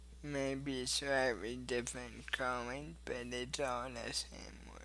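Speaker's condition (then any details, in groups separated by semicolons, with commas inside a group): Cerebral palsy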